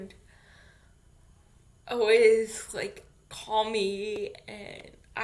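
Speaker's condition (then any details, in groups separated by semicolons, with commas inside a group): Cerebral palsy; infant ventilator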